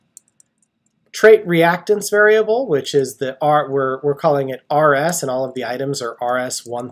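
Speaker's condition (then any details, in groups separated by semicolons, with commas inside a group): No condition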